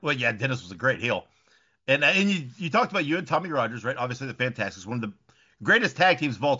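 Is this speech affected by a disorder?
No.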